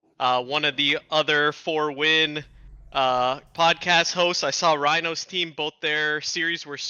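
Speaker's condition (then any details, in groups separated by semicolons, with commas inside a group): No condition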